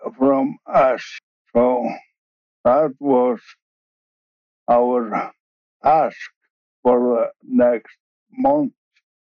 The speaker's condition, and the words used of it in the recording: ALS (motor neuron disease). So just so everyone knows, ALS has caused you to have slurred speech or slowed speech.